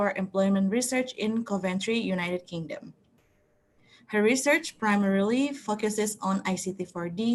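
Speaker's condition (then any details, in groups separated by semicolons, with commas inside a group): No condition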